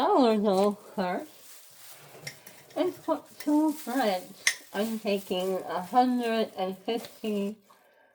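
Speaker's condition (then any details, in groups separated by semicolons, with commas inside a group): Head and neck cancer; tracheostomy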